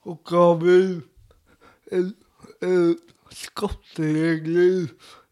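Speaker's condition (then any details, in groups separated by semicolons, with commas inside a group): Cerebral palsy; speech difficulties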